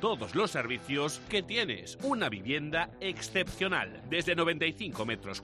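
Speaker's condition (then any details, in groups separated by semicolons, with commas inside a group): No condition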